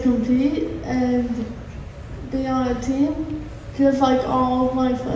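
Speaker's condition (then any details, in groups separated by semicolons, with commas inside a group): Cerebral palsy; intellectual and physical disabilities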